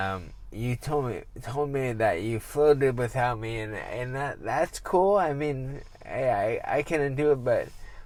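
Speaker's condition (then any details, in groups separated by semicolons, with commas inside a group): Traumatic brain injury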